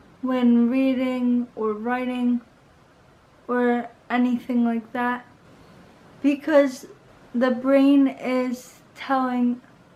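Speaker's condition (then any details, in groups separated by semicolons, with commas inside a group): Cerebral palsy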